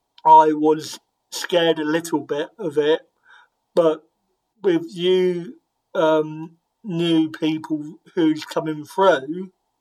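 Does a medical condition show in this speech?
Yes: cerebral palsy; present from birth, oxygen problem to brain at birth, one side of brain not functioning.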